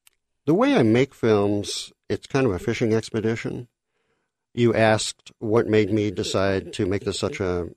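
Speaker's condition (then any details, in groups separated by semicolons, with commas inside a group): Cleft lip and palate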